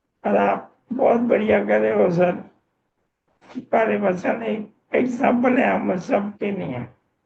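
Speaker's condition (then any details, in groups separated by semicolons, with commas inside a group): Motor neurone disease; voice strong and loud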